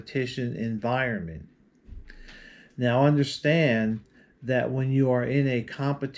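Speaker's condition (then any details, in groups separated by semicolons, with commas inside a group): No condition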